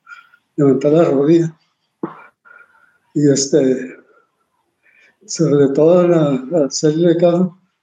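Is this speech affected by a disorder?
Yes: Parkinson's disease; onset around age 29, 23 years since onset.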